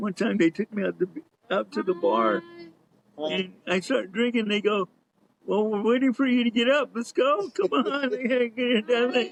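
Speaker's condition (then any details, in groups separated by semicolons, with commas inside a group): Cerebral palsy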